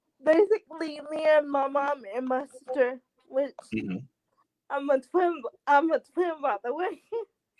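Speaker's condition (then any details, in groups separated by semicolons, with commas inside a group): Cerebral palsy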